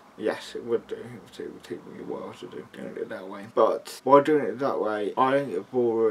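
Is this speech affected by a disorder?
Yes: cerebral palsy, mild.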